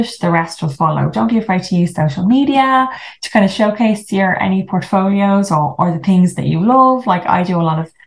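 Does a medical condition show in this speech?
No.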